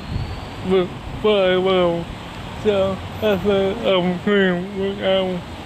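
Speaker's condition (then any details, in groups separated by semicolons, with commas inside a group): Cerebral palsy; body affected; speech disability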